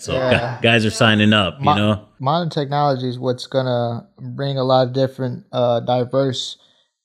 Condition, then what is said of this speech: None; typical speech.